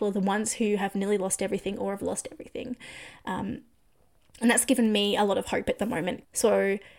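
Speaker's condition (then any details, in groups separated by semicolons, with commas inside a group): No condition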